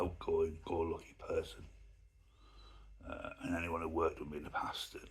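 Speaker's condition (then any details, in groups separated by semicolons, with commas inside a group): Myasthenia gravis; right mouth droop at onset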